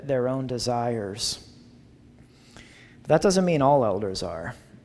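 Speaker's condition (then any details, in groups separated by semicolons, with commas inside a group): No condition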